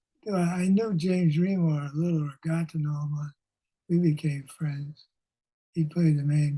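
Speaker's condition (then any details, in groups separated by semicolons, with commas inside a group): Parkinson's disease; lost former character voice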